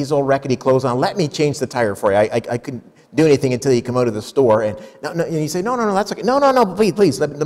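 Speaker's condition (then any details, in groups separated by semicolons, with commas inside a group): No condition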